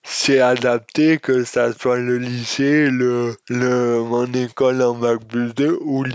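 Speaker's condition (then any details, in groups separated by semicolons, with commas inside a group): Dystonia; congenital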